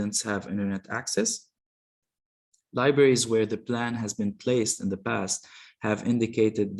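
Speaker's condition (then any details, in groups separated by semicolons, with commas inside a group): No condition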